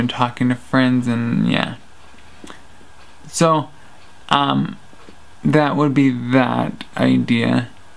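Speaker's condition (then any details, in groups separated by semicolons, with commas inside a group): Traumatic brain injury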